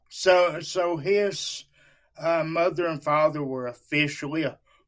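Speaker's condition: Cerebral palsy; wheelchair user

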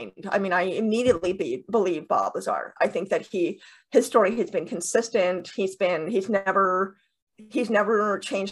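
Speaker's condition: Deafness with cochlear implants; second implant surgery later

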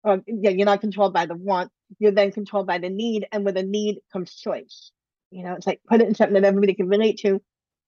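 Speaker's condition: Bilateral cleft lip and palate

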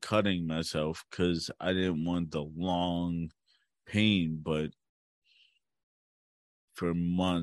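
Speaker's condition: Cerebral palsy; since birth

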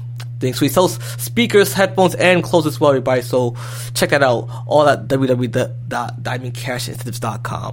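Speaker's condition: No condition

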